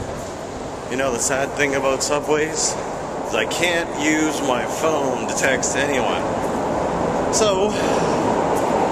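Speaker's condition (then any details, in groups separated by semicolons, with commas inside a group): No condition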